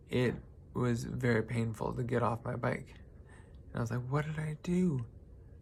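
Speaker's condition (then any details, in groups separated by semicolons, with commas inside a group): Traumatic brain injury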